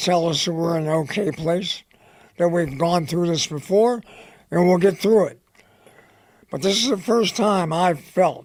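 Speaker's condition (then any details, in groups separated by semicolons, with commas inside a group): Head and neck cancer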